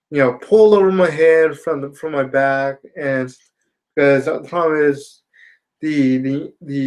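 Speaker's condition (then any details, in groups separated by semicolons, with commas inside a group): Spastic quadriplegia cerebral palsy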